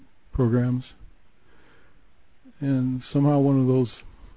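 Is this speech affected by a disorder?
Yes: Parkinson's; onset 2003 as minor arm tremor, age 69, progressed to barely moving before medication; low dose Mirapex, yoga, Bowen therapy, John Coleman's alternative approach, limited food intake.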